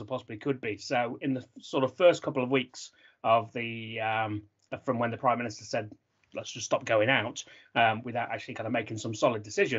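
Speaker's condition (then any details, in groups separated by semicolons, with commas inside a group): No condition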